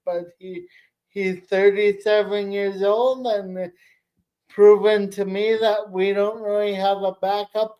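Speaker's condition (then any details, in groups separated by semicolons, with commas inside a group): Cerebral palsy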